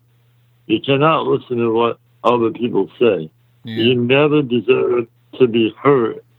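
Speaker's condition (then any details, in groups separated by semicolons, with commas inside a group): Muscular dystrophy; congenital, extremely rare type, exact type unknown, myotubular myopathy ruled out about 4 years ago; about 30 years old, hospitalized every 3 to 6 weeks until age 7, plays power soccer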